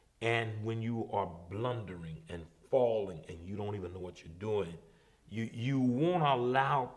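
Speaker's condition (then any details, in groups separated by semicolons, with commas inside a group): No condition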